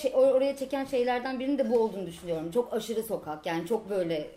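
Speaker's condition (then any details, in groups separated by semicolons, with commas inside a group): No condition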